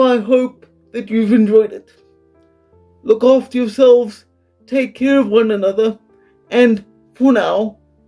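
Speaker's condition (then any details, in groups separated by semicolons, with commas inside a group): Quadriplegic cerebral palsy, severe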